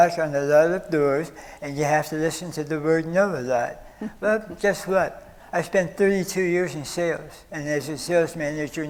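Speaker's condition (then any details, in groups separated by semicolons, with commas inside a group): Stage 4 oral cancer; needed feeding tube during chemoradiation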